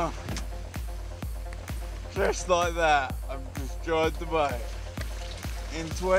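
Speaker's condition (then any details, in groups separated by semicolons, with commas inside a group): Friedreich's ataxia; degenerative, affects coordination and muscle control; avoids speaking because of how voice sounds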